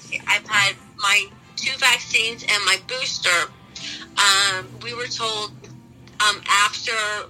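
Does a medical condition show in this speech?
Yes: aphasia and traumatic brain injury; stroke survivor, nystagmus in both eyes, right-eye contact lens blocking vision; current covid-19 infection despite two shots and booster, poor appetite, smell and taste intact.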